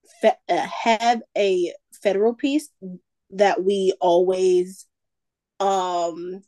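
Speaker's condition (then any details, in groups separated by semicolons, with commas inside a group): Stuttering; stutter since at least high school, caused shyness, quietness and shame then; still stutters, work role forced out of shell; stuttering not under own control; repeated sounds, prolonged sounds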